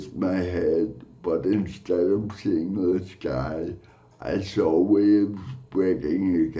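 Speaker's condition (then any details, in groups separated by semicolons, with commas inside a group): Cerebral palsy; from birth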